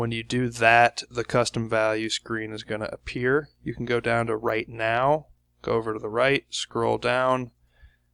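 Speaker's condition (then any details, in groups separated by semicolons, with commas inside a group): No condition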